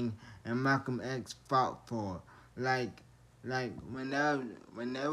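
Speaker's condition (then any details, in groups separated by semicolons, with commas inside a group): Traumatic brain injury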